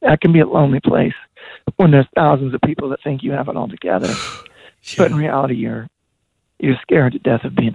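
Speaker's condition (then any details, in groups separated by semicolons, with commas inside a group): Voice disorder; raspy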